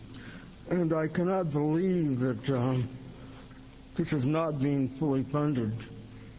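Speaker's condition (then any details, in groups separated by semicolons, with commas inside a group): Cerebral palsy; lifelong cerebral palsy, stroke a year ago, walker needed for about a month after stroke; elderly, unable to function as before, weekly housekeeper through Oregon Project Independence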